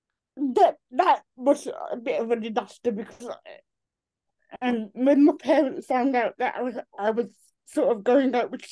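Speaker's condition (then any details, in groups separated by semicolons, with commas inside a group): Cerebral palsy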